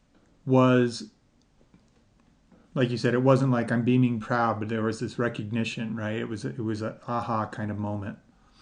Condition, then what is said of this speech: No condition.